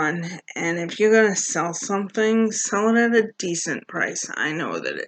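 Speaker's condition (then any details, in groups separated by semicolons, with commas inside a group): Cerebral palsy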